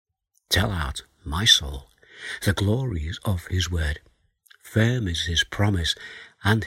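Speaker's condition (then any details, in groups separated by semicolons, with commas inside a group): No condition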